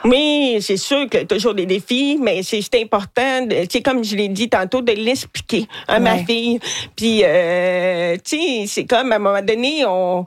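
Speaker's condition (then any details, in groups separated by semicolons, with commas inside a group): Hearing loss with cochlear implant; own singing described as not very nice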